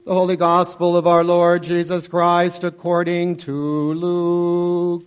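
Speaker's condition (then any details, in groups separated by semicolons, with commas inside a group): No condition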